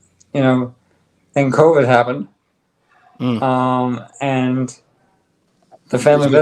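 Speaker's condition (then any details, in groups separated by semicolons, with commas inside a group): ALS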